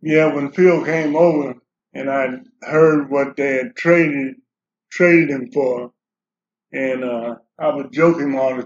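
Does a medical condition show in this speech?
Yes: Parkinson's disease; Parkinson's disease for quite a while, age 70; good days and bad days, feeling pretty good today, Parkinson's acting up.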